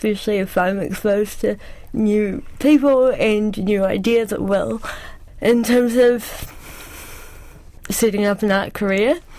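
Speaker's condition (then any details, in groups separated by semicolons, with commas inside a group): Cerebral palsy; cerebral palsy since childhood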